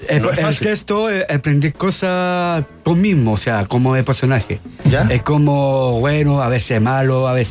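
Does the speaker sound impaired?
Yes: Down syndrome.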